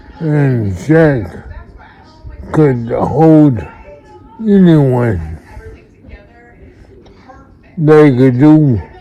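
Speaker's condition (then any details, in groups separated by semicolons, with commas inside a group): Multiple sclerosis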